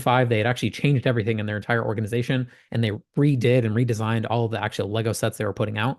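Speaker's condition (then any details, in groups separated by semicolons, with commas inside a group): No condition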